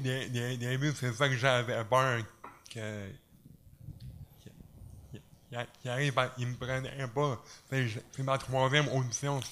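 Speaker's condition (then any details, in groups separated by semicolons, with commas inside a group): Cerebral palsy; uses crutches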